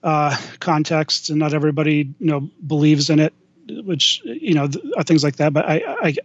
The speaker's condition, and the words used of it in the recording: Stuttering. So if I freeze up here, hang with me and I'll get back on a roll.